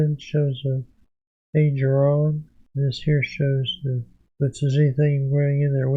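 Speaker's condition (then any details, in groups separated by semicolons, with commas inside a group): Parkinson's disease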